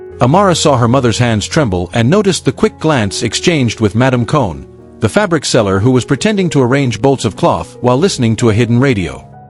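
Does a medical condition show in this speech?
No.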